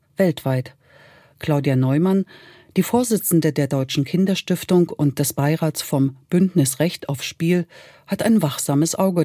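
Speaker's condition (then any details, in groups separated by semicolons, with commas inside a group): No condition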